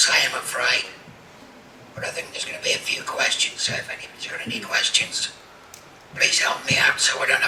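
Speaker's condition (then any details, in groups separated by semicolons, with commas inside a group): Laryngectomy; total laryngectomy for laryngeal cancer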